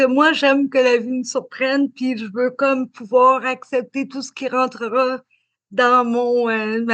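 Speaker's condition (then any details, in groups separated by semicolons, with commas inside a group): Cerebral palsy; learning to speak was challenging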